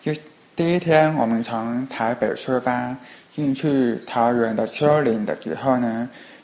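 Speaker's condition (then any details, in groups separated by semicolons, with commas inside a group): Hearing impairment; falls behind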